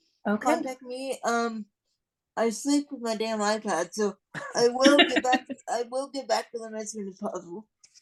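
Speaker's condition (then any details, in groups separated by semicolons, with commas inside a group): Cerebral palsy; non-progressive, will not improve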